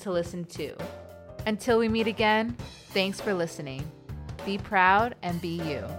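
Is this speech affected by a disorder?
No.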